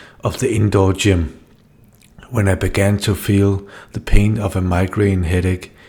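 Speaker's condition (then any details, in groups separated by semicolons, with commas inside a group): No condition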